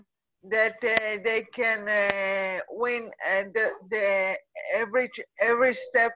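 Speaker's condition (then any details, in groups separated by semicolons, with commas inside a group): Cerebral palsy; uses a wheelchair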